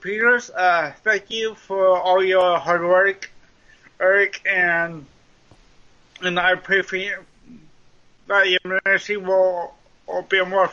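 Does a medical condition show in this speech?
Yes: cerebral palsy; mild form, lifelong since childhood, trouble writing, slow running, mile took 21 minutes, school accommodations; speech impediment, sounds like Wendy's drive-through speaker box, may sound drunk.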